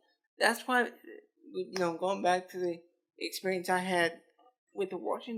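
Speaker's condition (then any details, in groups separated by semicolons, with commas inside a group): Cerebral palsy; lifelong physical disability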